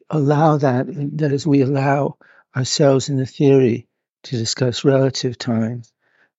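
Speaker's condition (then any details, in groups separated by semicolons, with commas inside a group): Parkinson's; needs to move about while filmed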